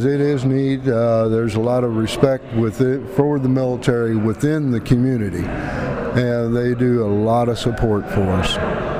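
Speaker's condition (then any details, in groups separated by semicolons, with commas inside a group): No condition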